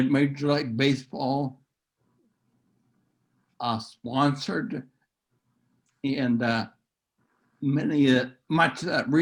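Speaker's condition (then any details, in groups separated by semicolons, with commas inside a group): Neurological disease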